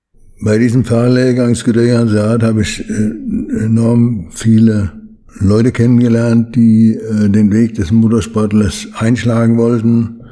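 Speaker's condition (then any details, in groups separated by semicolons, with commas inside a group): Parkinson's disease; Parkinson's disease diagnosed about 20 years ago, slowed movements, limits daily routine, needs much training; well controlled on medication overseen by neurologist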